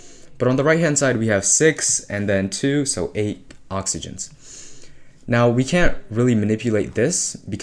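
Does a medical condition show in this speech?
No.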